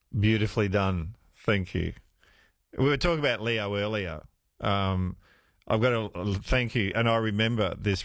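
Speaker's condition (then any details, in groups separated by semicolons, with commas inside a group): No condition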